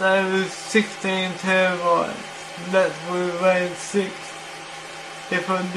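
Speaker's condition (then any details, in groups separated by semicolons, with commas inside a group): Cerebral palsy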